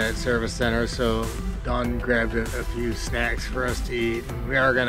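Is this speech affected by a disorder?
No.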